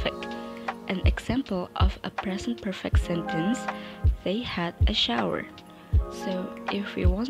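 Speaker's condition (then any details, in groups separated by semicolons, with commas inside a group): No condition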